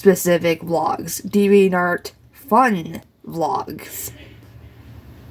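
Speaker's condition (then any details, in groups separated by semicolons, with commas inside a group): No condition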